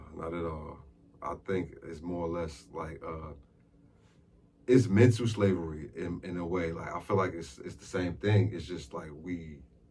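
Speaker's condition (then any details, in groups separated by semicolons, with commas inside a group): No condition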